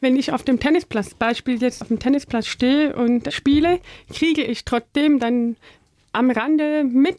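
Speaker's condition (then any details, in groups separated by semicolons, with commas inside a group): Deafness; hears from 80 decibels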